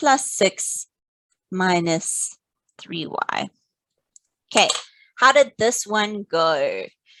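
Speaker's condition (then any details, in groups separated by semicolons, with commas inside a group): No condition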